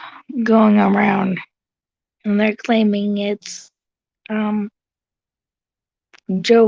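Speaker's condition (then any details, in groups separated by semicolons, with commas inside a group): Cerebral palsy; visible disability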